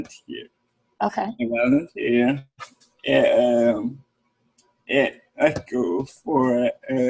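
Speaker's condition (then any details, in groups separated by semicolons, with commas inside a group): Cerebral palsy; from birth; speech therapy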